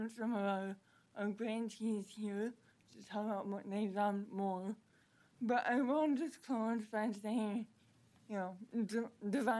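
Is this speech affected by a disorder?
Yes: cerebral palsy; present from birth.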